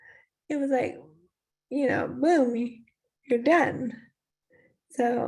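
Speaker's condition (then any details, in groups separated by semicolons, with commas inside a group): ALS; losing weight despite eating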